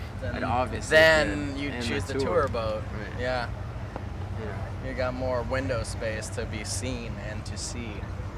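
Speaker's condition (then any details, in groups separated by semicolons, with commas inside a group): No condition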